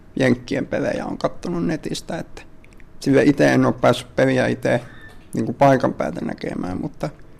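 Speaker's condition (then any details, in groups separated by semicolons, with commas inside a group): Duchenne muscular dystrophy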